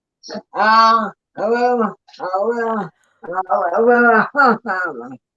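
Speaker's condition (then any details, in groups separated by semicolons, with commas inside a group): ALS; bulbar onset, affecting throat area; progressing very slowly; answers relayed by another speaker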